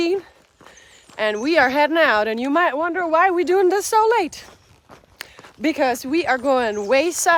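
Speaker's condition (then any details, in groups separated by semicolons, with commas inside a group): No condition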